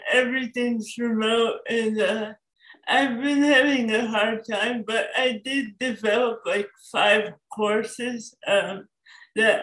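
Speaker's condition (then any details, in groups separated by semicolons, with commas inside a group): Cerebral palsy; cerebral palsy from birth, obstructive labor, oxygen deprivation, forceps delivery, couple weeks in NICU, moved to U.S. before age three for therapy; moderate to severe, wrote dissertation with typist in another state, works remotely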